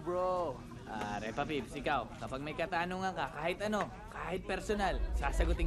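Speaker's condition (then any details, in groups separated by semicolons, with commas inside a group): No condition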